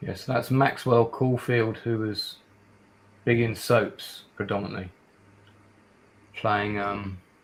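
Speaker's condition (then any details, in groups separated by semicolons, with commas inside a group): No condition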